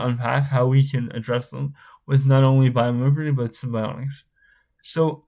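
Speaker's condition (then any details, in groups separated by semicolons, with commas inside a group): Spastic cerebral palsy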